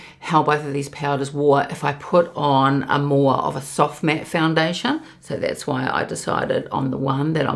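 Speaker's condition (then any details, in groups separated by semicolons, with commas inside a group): No condition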